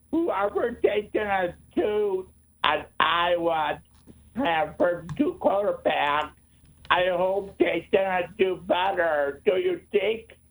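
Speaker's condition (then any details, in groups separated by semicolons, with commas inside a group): Speech impediment; tries to talk really clearly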